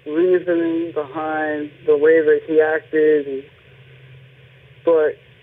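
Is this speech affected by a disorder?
Yes: cerebral palsy; left hand basically paralyzed.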